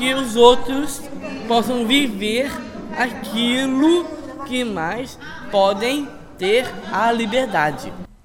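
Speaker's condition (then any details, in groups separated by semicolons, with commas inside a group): Down syndrome; aged 22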